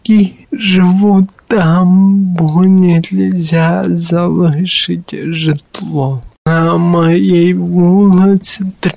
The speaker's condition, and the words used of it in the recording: Cerebral palsy. Внутрішня я навіть не слышу дефект речі.